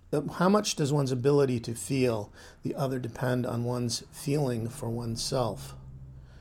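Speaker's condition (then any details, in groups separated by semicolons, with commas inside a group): No condition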